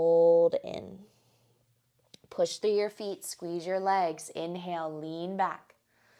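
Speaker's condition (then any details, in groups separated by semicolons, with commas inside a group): No condition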